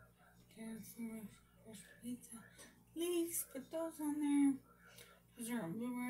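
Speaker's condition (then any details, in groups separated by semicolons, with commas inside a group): Brain injury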